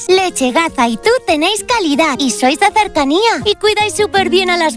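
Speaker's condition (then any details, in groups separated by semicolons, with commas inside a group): No condition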